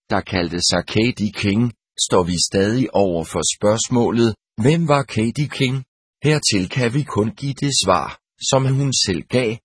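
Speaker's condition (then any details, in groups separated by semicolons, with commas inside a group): No condition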